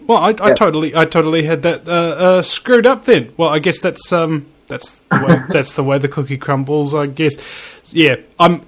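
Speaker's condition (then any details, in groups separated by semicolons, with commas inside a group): No condition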